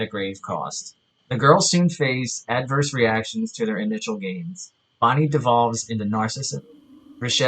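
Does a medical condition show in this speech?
No.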